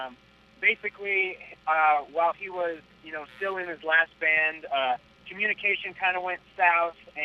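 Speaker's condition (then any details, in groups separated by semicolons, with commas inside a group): No condition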